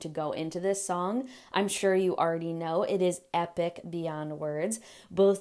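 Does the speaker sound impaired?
No.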